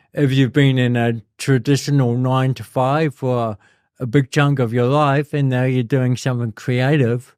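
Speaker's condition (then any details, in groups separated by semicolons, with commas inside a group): Cerebral palsy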